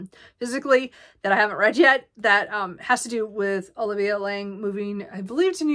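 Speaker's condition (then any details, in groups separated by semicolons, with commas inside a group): No condition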